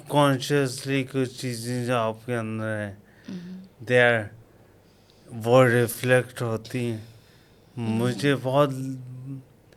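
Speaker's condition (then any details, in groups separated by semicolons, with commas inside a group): Coma after road accident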